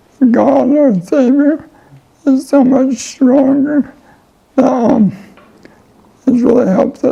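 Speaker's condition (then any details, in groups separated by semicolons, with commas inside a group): ALS; voice and lungs affected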